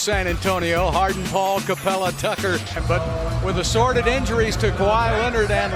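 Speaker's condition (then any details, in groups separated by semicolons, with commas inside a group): No condition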